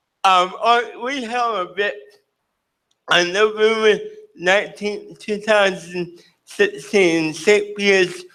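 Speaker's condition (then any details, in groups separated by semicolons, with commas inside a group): Cerebral palsy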